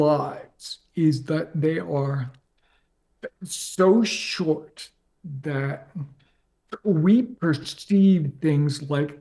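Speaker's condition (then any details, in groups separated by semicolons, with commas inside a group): ALS; progressive, onset leg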